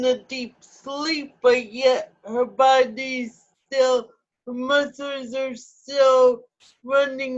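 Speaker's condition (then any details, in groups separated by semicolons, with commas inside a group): Cerebral palsy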